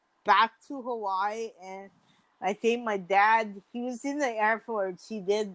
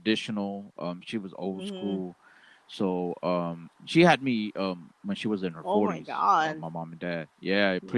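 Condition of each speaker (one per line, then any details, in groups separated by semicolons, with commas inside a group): Mild cerebral palsy; mild, born prematurely, helmet and braces in childhood; can talk, big words hard to pronounce, childhood speech therapy
No condition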